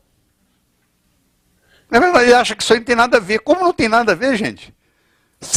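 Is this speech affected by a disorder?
No.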